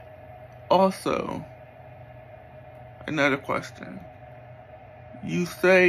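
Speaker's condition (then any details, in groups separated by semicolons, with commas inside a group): Cerebral palsy; speech is not the best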